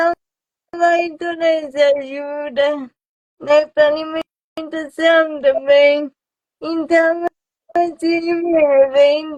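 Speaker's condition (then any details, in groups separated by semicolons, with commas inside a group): Cerebral palsy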